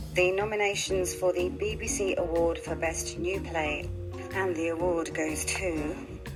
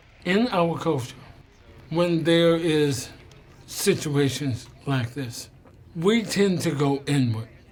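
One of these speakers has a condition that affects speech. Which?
The second: ALS; slurred speech early sign.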